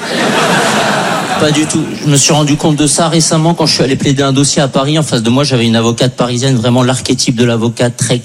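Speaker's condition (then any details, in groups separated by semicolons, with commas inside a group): No condition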